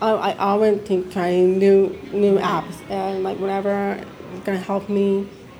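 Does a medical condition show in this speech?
Yes: deafness; mix of speech and sign growing up, signs with family.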